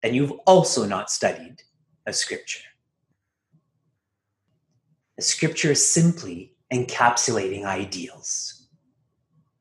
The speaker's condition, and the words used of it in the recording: No condition.